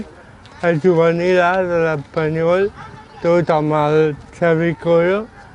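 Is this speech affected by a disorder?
Yes: cerebral palsy; physical form.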